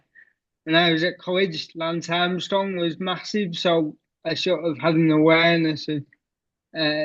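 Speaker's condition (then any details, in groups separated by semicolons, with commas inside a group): Cerebral palsy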